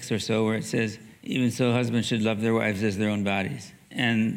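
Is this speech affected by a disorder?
Yes: Parkinson's disease; mild left hand tremor.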